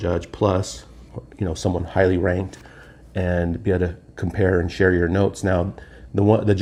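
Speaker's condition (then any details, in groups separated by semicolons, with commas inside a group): No condition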